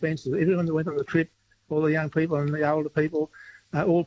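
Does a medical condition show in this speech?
Yes: Parkinson's; age 81, daily Parkinson's tablets in use for 50-60 years, about 20 tablets daily during recent trek.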